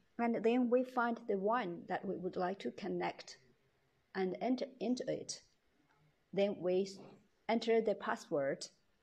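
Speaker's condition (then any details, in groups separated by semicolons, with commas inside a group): No condition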